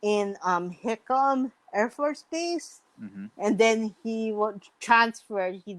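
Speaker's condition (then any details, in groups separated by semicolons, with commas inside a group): Mild cerebral palsy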